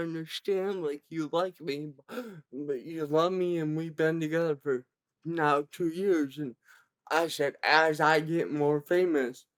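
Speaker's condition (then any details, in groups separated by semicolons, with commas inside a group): Cerebral palsy; present from birth, severe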